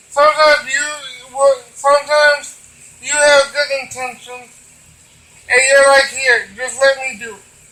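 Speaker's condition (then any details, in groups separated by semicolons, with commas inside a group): Cerebral palsy; wheelchair user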